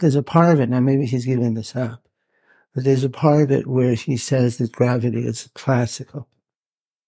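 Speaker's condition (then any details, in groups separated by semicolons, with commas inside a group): Parkinson's; must move about during interview, reports not feeling very well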